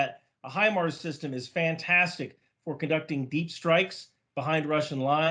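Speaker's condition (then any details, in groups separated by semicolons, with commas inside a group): No condition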